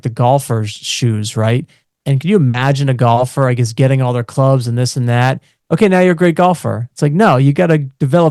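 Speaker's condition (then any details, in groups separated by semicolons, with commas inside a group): No condition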